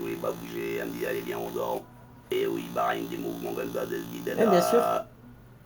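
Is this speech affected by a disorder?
Yes: ent cancer of vocal cords; vocal cord cancer, extended laryngectomy, no voice prosthesis; failed radiotherapy, cancer worsened, major weight loss; began with hoarse voice for one to two months.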